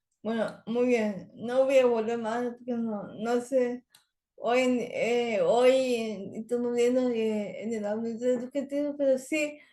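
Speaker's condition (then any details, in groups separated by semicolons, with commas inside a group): Cerebral palsy; language areas of brain affected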